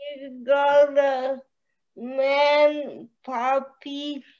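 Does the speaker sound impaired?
Yes: cerebral palsy.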